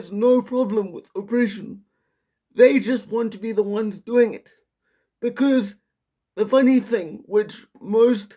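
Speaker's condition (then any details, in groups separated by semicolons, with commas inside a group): Quadriplegic cerebral palsy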